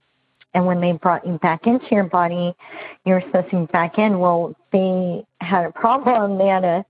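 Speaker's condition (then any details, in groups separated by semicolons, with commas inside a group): Bilateral cleft lip and palate; congenital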